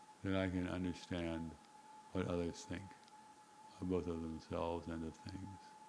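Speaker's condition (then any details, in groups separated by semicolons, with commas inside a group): Parkinson's disease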